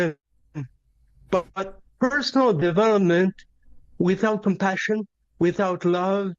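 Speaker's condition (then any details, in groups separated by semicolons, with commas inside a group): Cerebral palsy; present from birth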